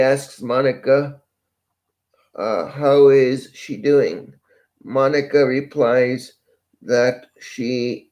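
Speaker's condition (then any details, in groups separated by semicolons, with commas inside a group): Cerebral palsy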